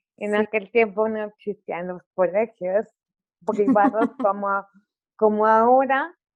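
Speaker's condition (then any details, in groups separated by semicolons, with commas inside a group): Cerebral palsy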